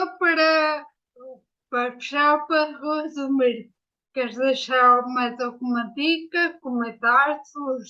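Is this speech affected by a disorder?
Yes: ataxia after brain injury.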